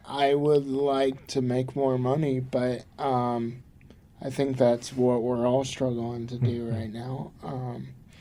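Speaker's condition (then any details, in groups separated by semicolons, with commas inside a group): Cerebral palsy; from birth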